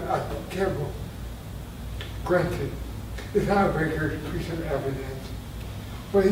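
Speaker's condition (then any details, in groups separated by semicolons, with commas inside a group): Traumatic brain injury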